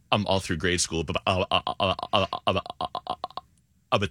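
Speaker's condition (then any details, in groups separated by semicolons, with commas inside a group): Stuttering; stuttering since age three or four, parents did not stutter, avoided situations in high school; avoidance reduction therapy in high school and college, accepts stuttering openly, stutters everywhere and all the time; core stutter small elongation, avoidance behaviors make it more obvious, voluntary fake stutter sometimes turns real; blocks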